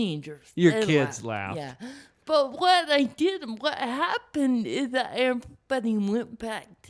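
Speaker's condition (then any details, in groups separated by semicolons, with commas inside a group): Cerebral palsy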